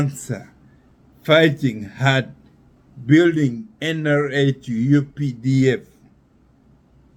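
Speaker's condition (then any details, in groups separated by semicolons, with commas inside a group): Neurological disease; affects speech and balance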